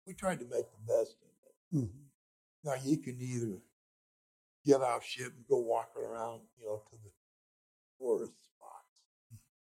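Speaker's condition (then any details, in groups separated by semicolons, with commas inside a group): Speech impediment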